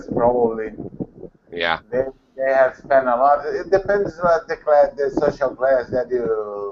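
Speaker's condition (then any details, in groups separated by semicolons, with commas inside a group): No condition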